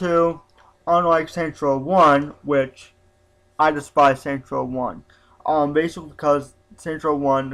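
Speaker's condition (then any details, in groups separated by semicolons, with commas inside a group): Spastic quadriplegic cerebral palsy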